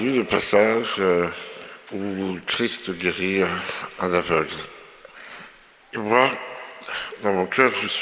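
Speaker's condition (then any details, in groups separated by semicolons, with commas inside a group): Myopathy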